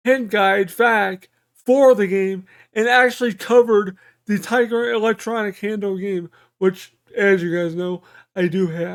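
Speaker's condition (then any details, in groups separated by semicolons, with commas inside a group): Cerebral palsy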